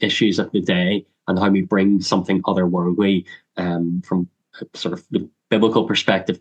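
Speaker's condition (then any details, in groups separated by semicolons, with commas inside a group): Cleft lip and palate; congenital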